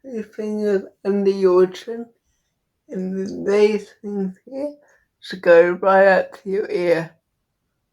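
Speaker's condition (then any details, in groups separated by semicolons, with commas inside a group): Cerebral palsy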